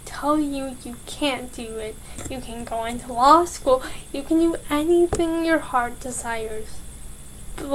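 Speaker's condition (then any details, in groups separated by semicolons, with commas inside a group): Cerebral palsy, mild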